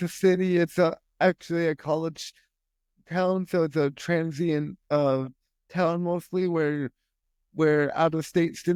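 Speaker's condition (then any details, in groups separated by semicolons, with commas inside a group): Spastic quadriplegic cerebral palsy; speech impediment from brain injury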